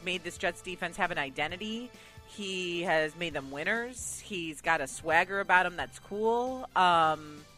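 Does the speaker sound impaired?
No.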